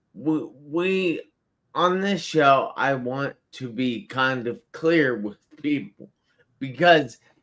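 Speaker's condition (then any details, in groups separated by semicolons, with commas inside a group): Traumatic brain injury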